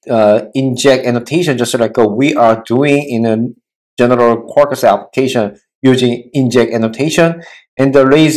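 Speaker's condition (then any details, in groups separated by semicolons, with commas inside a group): No condition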